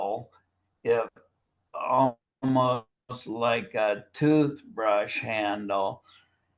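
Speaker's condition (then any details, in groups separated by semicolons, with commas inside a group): Primary lateral sclerosis, bulbar onset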